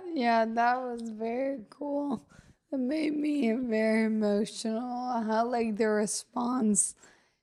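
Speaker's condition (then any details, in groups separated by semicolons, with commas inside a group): Friedreich's ataxia; wheelchair user, gets around and functions independently, partner Matt makes daily life easier; symptoms vary day to day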